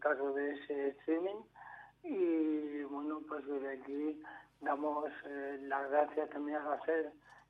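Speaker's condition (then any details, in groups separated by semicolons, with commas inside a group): Amyotrophic lateral sclerosis; amyotrophic lateral sclerosis diagnosed about 2 years ago, progressive, neurodegenerative, no treatment, took part in trial; walks well, gradually feeling more impaired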